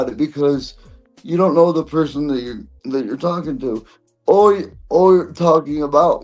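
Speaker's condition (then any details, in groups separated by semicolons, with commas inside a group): Cerebral palsy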